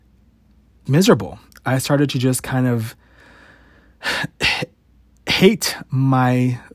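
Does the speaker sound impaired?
Yes: stutter; noticed around age 5 or 6, worse as teenager, returned full force after stressful move to Arizona; still stutters at 28, noticeable in this podcast, usually cuts stutter from videos; sometimes barely gets out a syllable, swears between words to ease them out, burps talking fast; here blocks.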